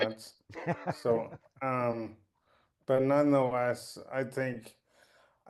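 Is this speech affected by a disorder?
Yes: cerebral palsy.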